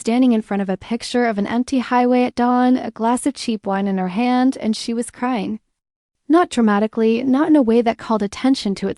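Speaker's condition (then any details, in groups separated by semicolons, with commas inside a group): No condition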